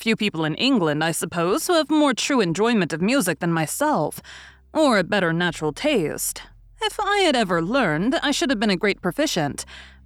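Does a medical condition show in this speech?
No.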